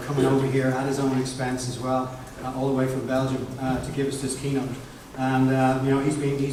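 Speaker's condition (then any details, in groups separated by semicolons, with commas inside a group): No condition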